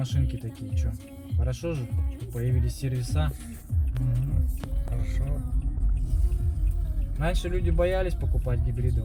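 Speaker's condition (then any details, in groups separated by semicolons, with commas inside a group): No condition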